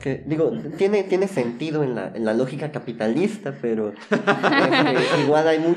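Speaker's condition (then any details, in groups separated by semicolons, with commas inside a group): Cleft lip and palate; chili burns more than usual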